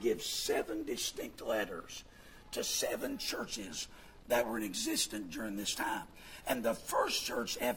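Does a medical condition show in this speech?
Yes: vocal fold paralysis, bilateral; speaks with false vocal folds; both vocal cords paralyzed, do not come together, move or vibrate, false folds compensate for voicing; voice worse than before, Kermit-the-Frog-like, irritating, pushes much air.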